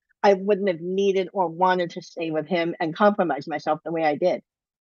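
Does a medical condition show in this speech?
Yes: bilateral cleft lip and palate; congenital bilateral cleft lip and palate, over 20 surgeries from two months to late twenties; surgeries ended in late twenties.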